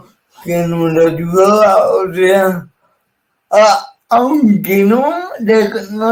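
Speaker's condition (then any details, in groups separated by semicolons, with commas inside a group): Cerebral palsy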